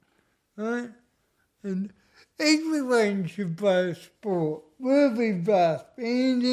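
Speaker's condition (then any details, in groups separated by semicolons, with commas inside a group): Cerebral palsy; speech noticeably affected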